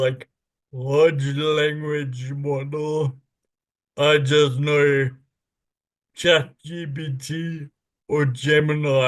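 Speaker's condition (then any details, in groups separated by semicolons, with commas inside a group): Friedreich's ataxia; spasticity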